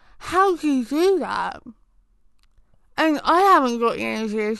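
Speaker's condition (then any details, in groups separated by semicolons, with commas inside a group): Tongue cancer; oral cancer starting as tongue patch, spread to neck lymph nodes, HPV suspected trigger, late presentation; chemotherapy, no spread beyond lymph nodes, windpipe clear on x-ray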